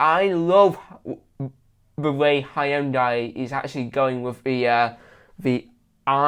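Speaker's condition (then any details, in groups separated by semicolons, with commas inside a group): Cerebral palsy with stammer; constant stammer on top of cerebral palsy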